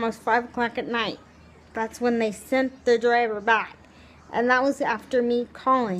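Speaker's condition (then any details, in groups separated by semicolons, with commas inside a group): Cerebral palsy, spastic, severe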